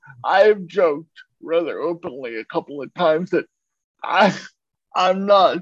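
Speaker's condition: Cerebral palsy; uses a wheelchair

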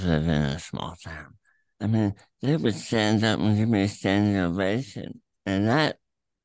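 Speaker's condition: Throat cancer; stage 4, terminal, tumor through tongue attached to epiglottis, inoperable, Emory Proton Center therapy not working

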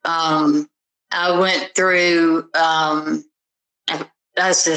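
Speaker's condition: Tardive dyskinesia; onset 10+ years ago, progressive, arm and leg flailing, falls, balance issues, moderately severe to severe; on proper medication from neurologist, tongue flickers, involuntary jaw movement, uncomfortable feeling under tongue; mild stutter now, formerly severe stutter making speech unintelligible, chewing and swallowing little affected

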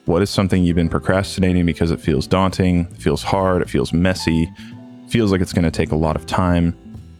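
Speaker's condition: No condition

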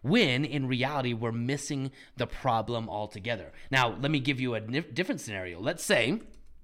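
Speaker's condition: No condition

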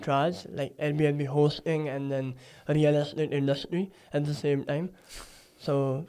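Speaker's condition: Cleft palate; talks from nasal cavity

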